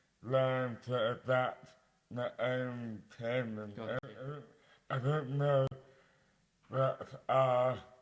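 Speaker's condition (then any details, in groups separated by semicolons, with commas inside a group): Dystonia; mouth impairment affects speech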